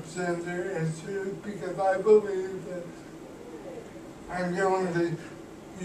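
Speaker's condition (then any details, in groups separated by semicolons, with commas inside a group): Cerebral palsy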